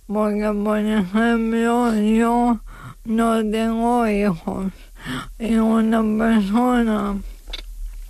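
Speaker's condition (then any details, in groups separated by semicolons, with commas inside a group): ALS; diagnosed at about age 35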